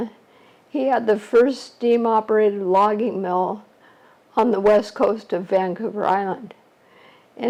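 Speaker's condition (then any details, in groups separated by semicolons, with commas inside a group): ALS; shortly after diagnosis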